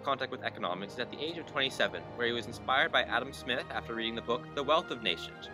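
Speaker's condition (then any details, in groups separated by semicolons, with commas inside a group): No condition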